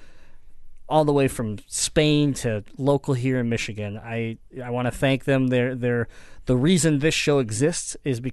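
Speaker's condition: Cleft palate; talked differently growing up

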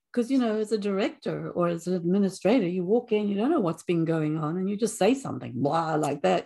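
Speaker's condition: No condition

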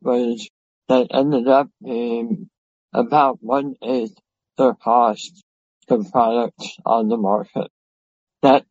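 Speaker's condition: Head and neck cancer; severe dysphagia from surgery, radiation and chemotherapy effects

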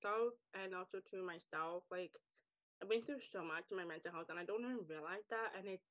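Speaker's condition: Deafness, acquired deafness, wears hearing aids

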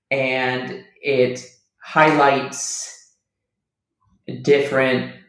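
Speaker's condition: Stuttering; not caused by nervousness; stutters openly; learning to let it out; prolonged sounds, blocks

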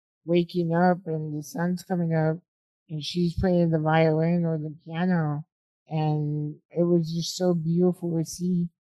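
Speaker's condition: Spinal muscular atrophy type 2

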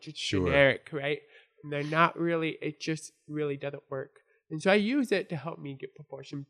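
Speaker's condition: Born deaf; congenital deafness from birth

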